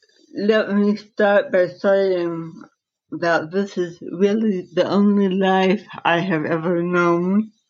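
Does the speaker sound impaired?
Yes: dystonia; encephalitis at 4, secondary dystonia, almost no hand, arm use, left-side brain surgery at 17; progressive, losing muscle control, severe hearing loss, hearing aids, lip reading, types with mouth; slight speech impediment.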